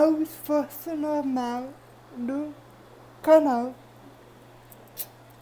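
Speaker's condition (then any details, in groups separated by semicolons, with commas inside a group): Cerebral palsy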